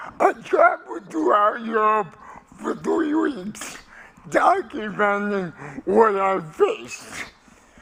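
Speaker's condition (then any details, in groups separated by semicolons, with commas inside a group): Cerebral palsy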